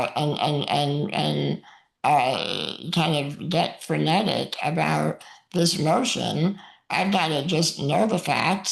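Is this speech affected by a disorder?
Yes: muscular dystrophy; uses wheelchair.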